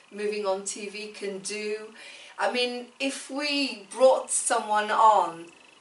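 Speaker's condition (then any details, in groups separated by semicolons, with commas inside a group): No condition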